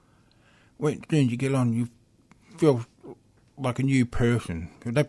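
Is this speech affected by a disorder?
Yes: hearing loss with cochlear implants; right implant 10-11 years ago, left 2-3 years later, 4-hour operation, dead hair cells, formerly hearing aids; asks others to speak slowly, struggles when people talk quickly.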